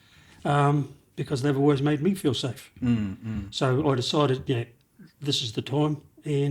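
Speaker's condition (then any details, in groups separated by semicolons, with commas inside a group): No condition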